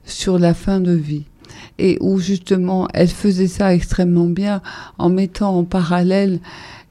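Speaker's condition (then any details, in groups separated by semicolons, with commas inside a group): ALS (Charcot's disease); muscle pain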